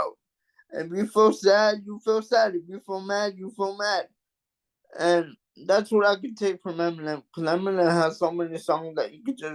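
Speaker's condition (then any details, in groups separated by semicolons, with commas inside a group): Cerebral palsy; mild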